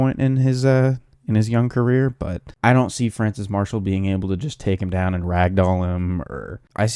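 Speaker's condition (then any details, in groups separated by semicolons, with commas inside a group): No condition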